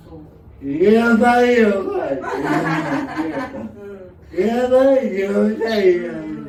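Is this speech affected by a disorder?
Yes: cerebral palsy; severe, uses a wheelchair.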